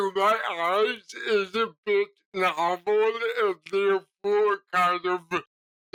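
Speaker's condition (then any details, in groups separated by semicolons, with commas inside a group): Cerebral palsy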